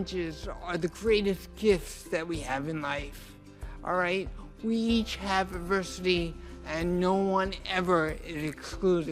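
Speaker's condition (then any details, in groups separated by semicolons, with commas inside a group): Cerebral palsy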